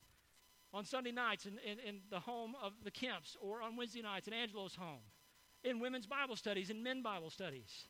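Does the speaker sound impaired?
No.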